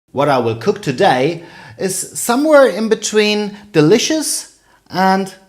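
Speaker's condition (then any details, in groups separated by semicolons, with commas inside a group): No condition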